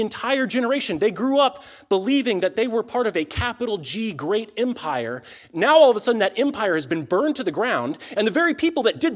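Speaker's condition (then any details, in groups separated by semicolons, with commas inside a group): No condition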